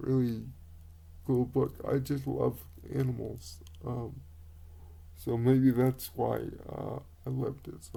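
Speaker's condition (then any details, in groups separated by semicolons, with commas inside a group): Cerebral palsy; quadriplegic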